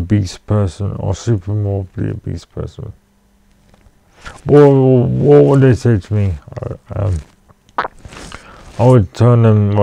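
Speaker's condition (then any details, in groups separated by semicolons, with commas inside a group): Cerebral palsy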